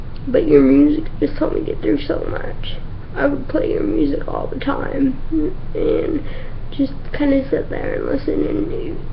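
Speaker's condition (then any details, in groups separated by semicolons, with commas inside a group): Cerebral palsy; from infancy, difficulty moving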